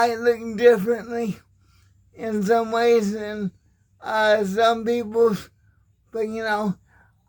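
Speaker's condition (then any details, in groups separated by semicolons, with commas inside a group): Cerebral palsy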